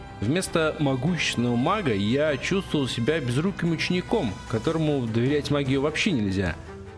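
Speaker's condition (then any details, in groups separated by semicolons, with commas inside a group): No condition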